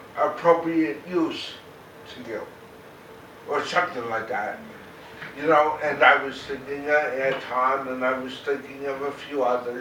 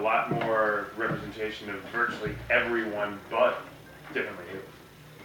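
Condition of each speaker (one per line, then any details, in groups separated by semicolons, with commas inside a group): Cerebral palsy; very mild form; mainly affects speech
No condition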